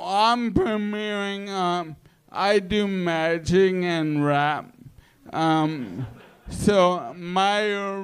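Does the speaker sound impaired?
Yes: ALS; powered wheelchair user.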